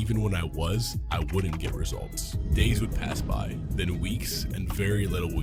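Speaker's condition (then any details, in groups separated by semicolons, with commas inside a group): No condition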